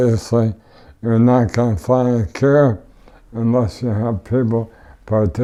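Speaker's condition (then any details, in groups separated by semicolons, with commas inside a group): ALS; power wheelchair, no tracheostomy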